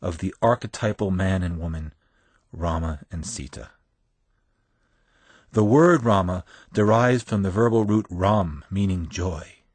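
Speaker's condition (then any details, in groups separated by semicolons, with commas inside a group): No condition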